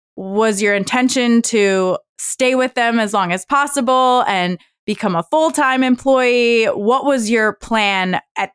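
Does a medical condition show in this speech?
No.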